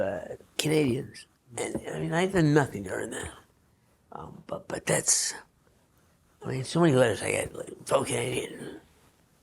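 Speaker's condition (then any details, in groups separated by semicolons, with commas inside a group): Parkinson's disease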